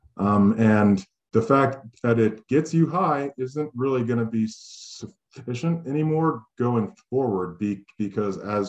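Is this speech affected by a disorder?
Yes: stuttering; lifelong stutter, cannabis reported to help stuttering; here repeated sounds, prolonged sounds.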